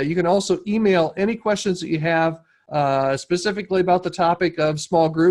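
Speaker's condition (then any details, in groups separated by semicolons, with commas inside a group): No condition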